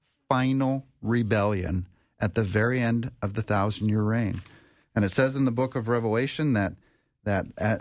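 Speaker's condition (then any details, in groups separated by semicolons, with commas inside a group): No condition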